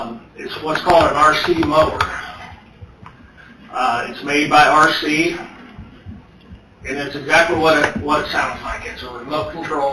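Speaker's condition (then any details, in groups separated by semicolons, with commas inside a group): No condition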